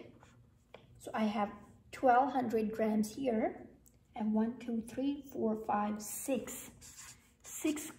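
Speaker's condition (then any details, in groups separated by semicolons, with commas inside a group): No condition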